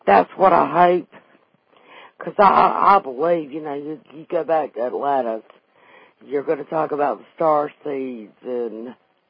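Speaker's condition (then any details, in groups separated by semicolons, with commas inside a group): Vocal cord paralysis after stroke; wheelchair user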